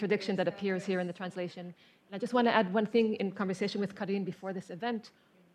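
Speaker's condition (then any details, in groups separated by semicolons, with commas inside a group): No condition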